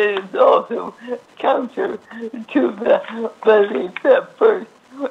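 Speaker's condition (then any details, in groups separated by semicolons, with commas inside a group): ALS; all limbs affected except left hand, declined tracheostomy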